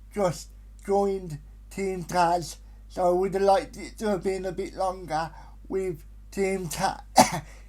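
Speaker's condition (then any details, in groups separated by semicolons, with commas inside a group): Cerebral palsy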